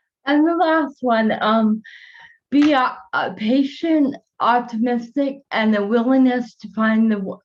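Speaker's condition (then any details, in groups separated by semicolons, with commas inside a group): Cerebral palsy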